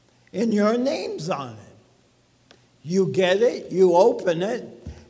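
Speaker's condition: ALS; swallowing

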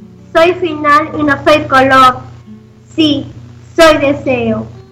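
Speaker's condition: Down syndrome; recites own poems, answers interview questions in full sentences; self-described good language

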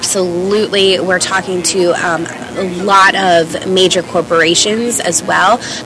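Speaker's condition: No condition

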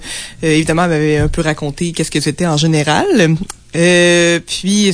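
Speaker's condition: No condition

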